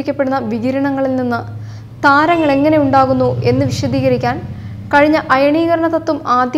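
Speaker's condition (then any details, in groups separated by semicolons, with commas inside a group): No condition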